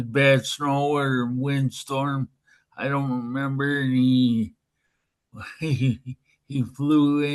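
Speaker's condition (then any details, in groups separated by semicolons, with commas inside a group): Brain injury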